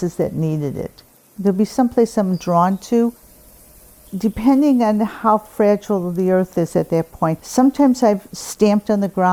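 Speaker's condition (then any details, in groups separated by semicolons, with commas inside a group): No condition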